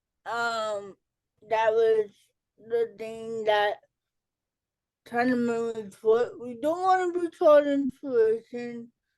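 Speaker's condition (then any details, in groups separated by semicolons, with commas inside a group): Cerebral palsy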